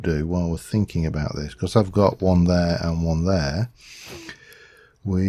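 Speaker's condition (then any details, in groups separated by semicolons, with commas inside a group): No condition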